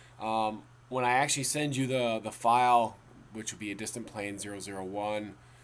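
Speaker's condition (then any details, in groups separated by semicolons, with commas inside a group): No condition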